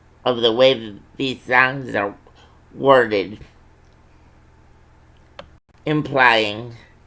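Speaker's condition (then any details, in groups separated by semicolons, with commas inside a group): Cerebral palsy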